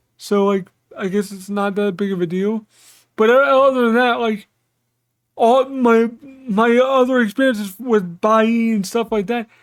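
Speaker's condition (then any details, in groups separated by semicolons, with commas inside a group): Cerebral palsy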